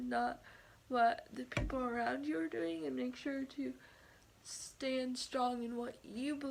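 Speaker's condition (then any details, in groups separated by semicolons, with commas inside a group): Cerebral palsy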